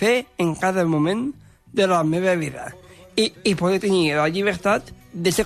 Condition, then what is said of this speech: Down syndrome. De que la gent sàpigui que jo soc lliure per expressar-me amb la meva manera, amb les meves pròpies paraules, sense que ningú em corregeixi la manera com dic les coses.